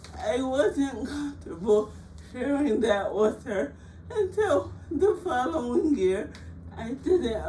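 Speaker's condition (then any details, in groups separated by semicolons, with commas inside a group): Cerebral palsy; from birth, physical disability; frequent speech therapy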